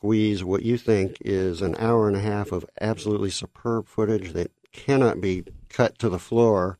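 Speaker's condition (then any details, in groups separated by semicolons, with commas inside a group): Cleft lip and palate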